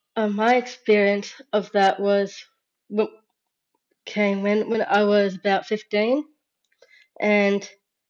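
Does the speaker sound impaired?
Yes: Down syndrome.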